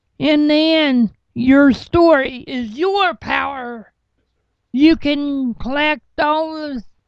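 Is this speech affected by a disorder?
Yes: cerebral palsy.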